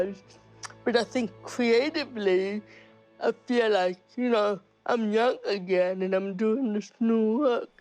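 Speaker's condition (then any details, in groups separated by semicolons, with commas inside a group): Cerebral palsy; speech therapy from age four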